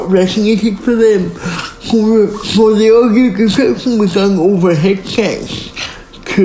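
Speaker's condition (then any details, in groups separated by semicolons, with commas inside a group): Speech impairment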